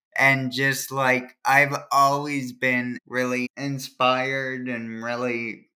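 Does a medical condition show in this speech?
Yes: cerebral palsy; from birth, brain injury from oxygen loss at fast birth, trouble remembering multiple tasks, hand movement and writing difficulty.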